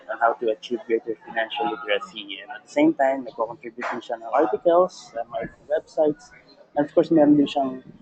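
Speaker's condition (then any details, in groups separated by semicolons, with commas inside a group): No condition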